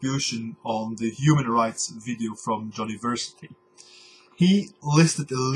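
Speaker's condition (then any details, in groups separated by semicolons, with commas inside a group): No condition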